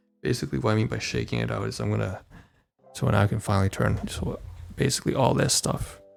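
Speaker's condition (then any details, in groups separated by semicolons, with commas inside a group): No condition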